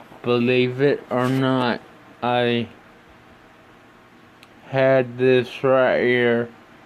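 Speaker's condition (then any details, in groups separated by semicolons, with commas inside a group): Brain injury (brain shearing); tracheostomy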